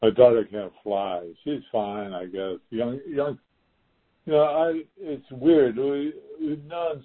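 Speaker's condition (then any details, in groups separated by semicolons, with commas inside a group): Parkinson's; in clinical trial of stem cell therapy derived from donated bone marrow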